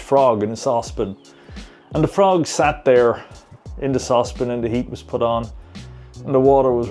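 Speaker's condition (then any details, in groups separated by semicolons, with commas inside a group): No condition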